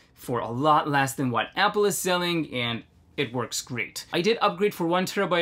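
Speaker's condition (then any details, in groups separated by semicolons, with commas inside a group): No condition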